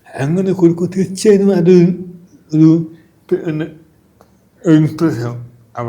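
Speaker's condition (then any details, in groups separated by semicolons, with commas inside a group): Cerebral palsy; from birth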